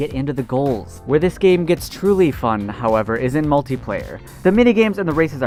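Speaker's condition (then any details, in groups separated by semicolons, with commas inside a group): No condition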